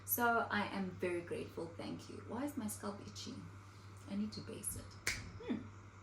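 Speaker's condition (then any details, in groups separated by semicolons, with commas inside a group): No condition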